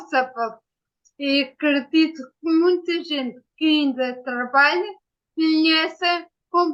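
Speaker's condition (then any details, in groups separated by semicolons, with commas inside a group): Ataxia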